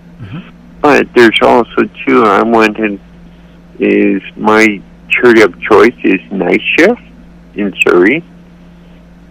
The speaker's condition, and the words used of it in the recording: Cerebral palsy. Hey, I don't care about my voice anymore. This is my voice. That's it.